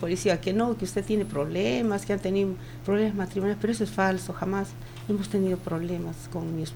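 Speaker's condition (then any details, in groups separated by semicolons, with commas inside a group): No condition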